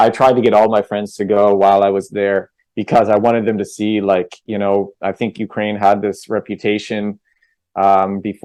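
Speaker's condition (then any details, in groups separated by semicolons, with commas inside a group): No condition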